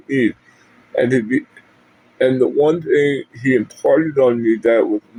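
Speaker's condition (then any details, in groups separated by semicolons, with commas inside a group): Parkinson's; speech impediment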